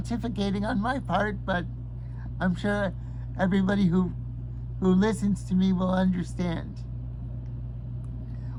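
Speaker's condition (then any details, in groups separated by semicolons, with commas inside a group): Cerebral palsy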